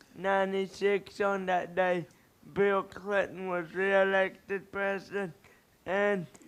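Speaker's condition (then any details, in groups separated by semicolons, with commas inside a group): Cerebral palsy; speech slightly improved recently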